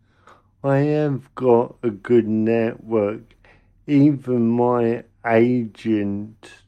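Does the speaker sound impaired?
Yes: cerebral palsy; congenital, caused by lack of oxygen to brain at birth; speaking quietly in this recording because of thin walls; speech sometimes mistaken for drunkenness by strangers, host notes speaking pace.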